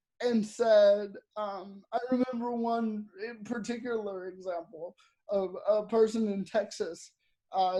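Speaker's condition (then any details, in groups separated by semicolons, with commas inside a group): Cerebral palsy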